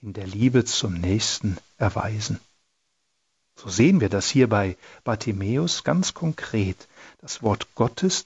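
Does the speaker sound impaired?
No.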